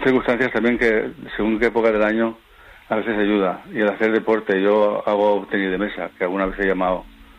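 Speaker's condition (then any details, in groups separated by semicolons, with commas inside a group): Parkinson's disease; on Parkinson's medication; takes medication for Parkinson's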